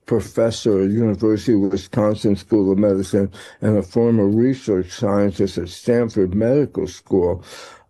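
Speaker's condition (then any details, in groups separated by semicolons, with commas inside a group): Tongue cancer; first noticed with hearing problem and ear pain, found on ENT mouth exam; throat scan first malignant, later scan reported benign tumor; slurred speech, stopped lecturing after tongue cancer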